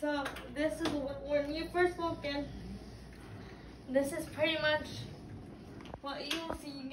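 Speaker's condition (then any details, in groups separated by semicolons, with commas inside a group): Cerebral palsy, spastic quadriplegic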